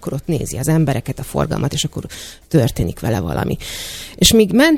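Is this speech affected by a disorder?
No.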